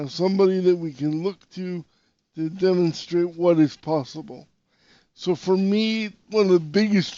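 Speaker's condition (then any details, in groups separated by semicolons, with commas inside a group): Cerebral palsy; power wheelchair user; voice fluctuations, tension, back spasms hinder speaking, strong voice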